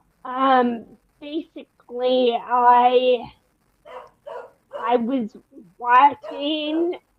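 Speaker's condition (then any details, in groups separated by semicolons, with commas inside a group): Friedreich's ataxia; progressive, wheelchair user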